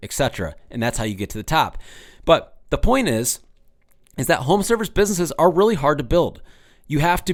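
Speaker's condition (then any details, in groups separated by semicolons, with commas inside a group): No condition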